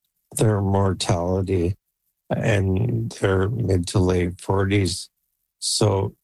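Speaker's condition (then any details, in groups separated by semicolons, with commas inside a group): ALS; Neuralink N1 implant 3 months ago at Toronto Western Hospital, voice banked with 11 Labs; uses Neuralink N1 brain implant to control computer, currently communicating by computer; voice declining, expects soon to lose speech, computer to speak in AI-cloned voice via Neuralink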